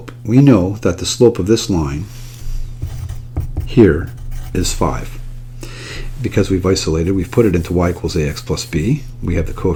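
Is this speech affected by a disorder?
No.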